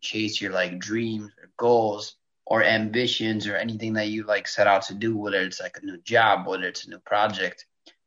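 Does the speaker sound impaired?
No.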